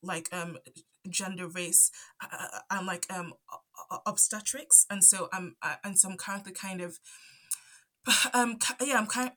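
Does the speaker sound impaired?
Yes: stutter; onset around age 5 after move from Zambia to UK, none before per parents, cause unknown; adult, ongoing stutter; stutters here and there, stutter affects talking, often stays quiet to avoid stuttering; here blocks.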